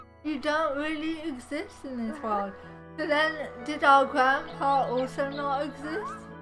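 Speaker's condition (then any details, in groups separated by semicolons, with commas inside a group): Cerebral palsy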